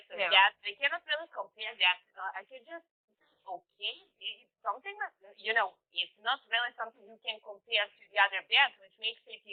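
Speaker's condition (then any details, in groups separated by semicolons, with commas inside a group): No condition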